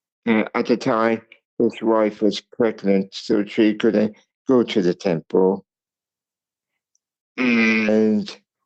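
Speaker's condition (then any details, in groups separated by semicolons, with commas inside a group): Cerebral palsy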